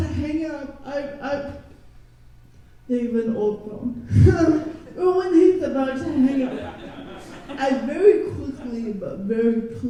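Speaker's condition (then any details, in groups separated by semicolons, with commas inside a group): Cerebral palsy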